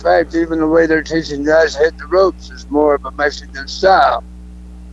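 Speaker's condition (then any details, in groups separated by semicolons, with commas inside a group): Throat cancer; cancer survivor, alive and well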